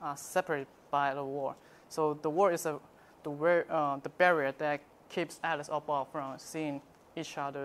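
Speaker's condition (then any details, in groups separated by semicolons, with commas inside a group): No condition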